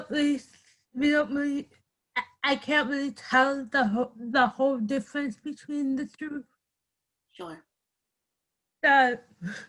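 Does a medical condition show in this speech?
Yes: cerebral palsy.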